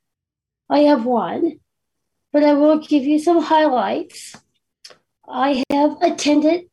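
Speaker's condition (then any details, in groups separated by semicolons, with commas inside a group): Down syndrome; delivering live talk with slides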